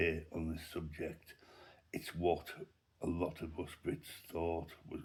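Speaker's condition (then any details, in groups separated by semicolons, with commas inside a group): Myasthenia gravis; right mouth droop at onset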